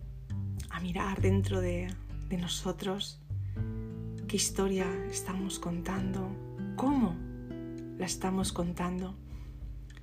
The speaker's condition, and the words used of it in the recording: No condition.